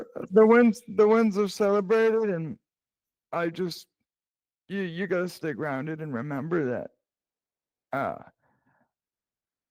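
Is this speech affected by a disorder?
Yes: cerebral palsy.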